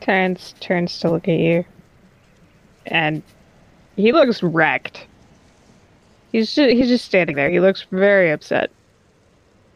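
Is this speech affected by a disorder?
No.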